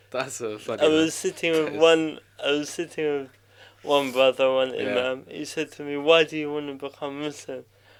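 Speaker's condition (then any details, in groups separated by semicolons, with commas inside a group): Cerebral palsy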